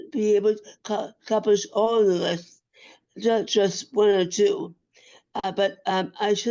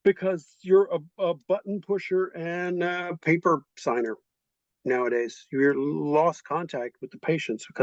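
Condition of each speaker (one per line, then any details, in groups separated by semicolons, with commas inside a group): Acquired brain injury
No condition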